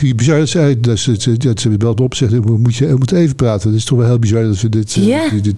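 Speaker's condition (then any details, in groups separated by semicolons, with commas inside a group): Parkinson's disease; progressive, slowly worsening, one foot wobbly and less stable, odd gait; about two years since diagnosis, boxing classes for Parkinson's patients; lip tremor that can start suddenly, jaw spasm mostly when falling asleep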